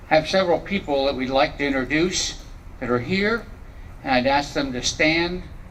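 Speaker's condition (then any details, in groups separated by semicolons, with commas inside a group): No condition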